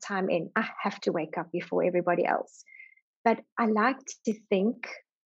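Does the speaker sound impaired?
No.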